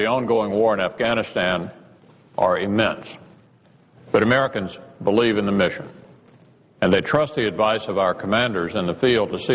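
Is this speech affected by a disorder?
No.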